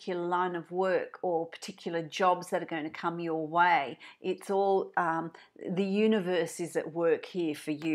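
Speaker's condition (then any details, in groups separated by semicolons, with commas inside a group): No condition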